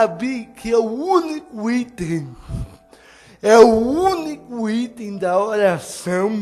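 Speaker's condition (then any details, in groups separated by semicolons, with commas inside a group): Cerebral palsy; no speech as child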